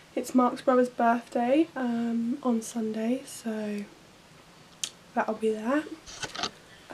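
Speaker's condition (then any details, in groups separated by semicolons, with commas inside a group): No condition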